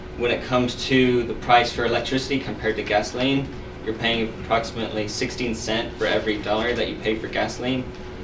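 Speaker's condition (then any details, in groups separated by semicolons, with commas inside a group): No condition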